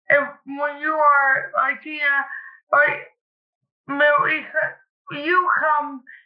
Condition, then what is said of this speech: Cerebral palsy. Like, on paper, I was a model student, but as soon as I opened my mouth, people would assume otherwise.